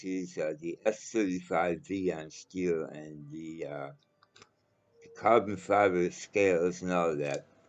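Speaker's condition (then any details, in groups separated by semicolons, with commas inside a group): Mouth cancer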